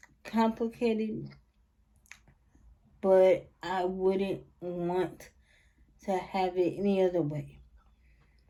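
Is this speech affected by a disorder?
Yes: cerebral palsy.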